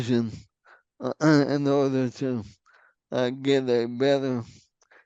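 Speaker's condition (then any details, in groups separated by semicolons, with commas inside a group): ALS; onset left hand weakness, then right hand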